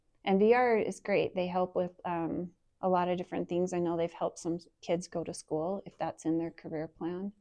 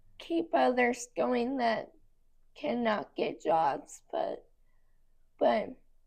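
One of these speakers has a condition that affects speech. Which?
The second: cerebral palsy; affects muscles.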